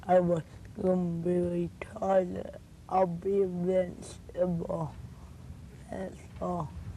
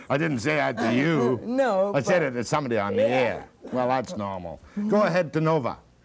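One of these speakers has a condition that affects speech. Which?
The first: cerebral palsy; walking and hand control improved over past year; speech improved over past year.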